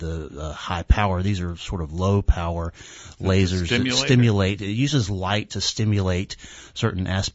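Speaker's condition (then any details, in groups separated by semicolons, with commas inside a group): No condition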